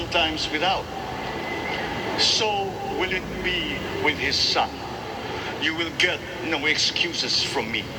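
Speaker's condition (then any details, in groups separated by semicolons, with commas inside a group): No condition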